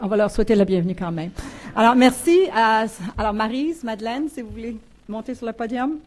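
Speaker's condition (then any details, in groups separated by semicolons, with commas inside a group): No condition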